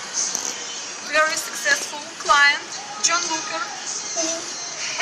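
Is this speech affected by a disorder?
No.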